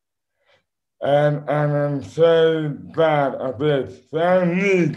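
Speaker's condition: Dystonia; affects speech and hands

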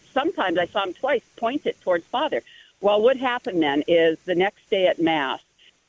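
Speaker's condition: No condition

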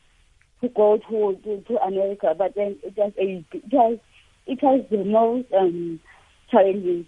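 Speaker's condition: Cerebral palsy; competes in prone adaptive surfing category, needs assistance into the water

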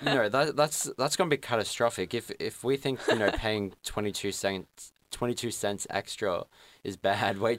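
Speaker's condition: No condition

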